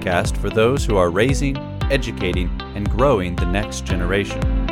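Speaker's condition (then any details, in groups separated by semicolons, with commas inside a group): No condition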